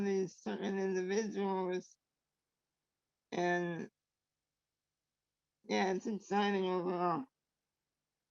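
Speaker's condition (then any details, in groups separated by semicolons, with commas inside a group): Traumatic brain injury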